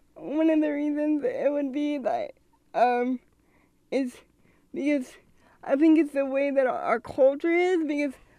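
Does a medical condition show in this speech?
Yes: cerebral palsy; from birth; wheelchair user.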